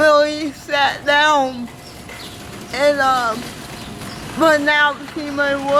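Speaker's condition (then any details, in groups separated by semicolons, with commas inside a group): Cerebral palsy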